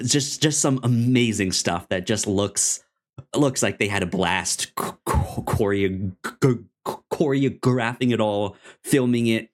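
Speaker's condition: Stuttering; stutter since childhood, cause unknown, explained as brain moving faster than mouth, speech therapy in elementary school; repeated sounds, repeated words, prolonged sounds

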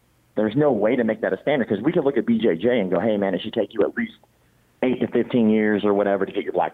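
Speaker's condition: Cleft palate; congenital

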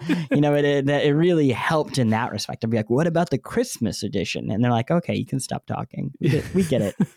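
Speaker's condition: Cleft lip and palate; bandaged

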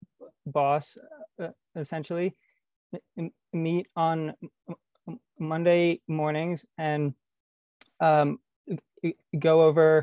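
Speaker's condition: Stuttering; man aged 23, long history of avoiding communication; discloses stutter openly, working on reducing avoidance; difficult to communicate fluently, rarely fluent even after disclosing stutter; prolonged sounds

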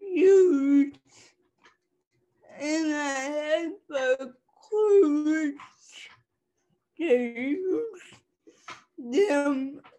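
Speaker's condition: Cerebral palsy; cerebral palsy since childhood

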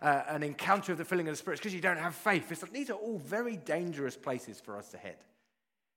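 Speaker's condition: No condition

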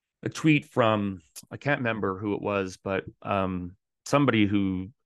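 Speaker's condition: No condition

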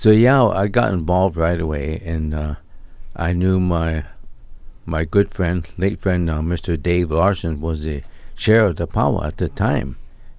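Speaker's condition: ALS; talking getting harder

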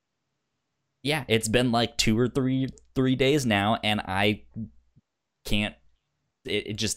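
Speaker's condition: Stutter; speech impediment, past speech therapy; hears own voice through headphone monitoring while recording, finds it disorienting; therapist described costly in-ear device echoing own voice milliseconds late, said to help; repeated sounds, repeated words, blocks

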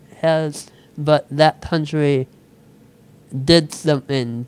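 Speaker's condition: Speech impediment; switched to typing instead

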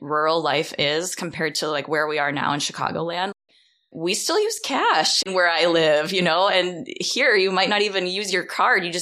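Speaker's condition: No condition

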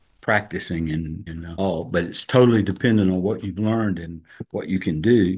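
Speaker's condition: No condition

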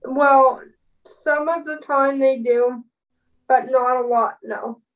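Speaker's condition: Spastic cerebral palsy; spastic cerebral palsy with rare dystonia, all four limbs, more severe than Mihai's; dystonia increases spasms in back and legs, mostly manual wheelchair, powered when unable to push

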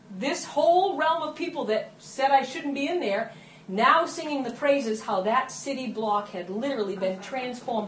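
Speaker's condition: No condition

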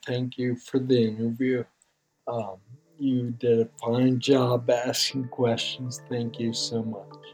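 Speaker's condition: Spinocerebellar ataxia type 3, SCA3 (Machado-Joseph disease); inherited CAG repeat affecting cerebellum, onset noticed as stumbling while marathon training, affects gait, fine motor skills, mood; symptomatic, no current treatment, hoping ASO (antisense oligonucleotide) therapy halts progression without reversing symptoms; speech somewhat distorted, swallowing affected, chokes when swallowing

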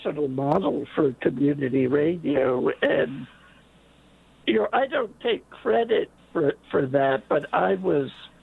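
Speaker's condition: Late-onset Pompe disease; service dog Coppola from Canine Companions

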